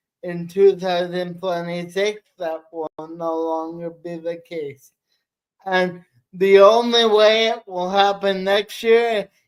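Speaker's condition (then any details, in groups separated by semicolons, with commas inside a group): Cerebral palsy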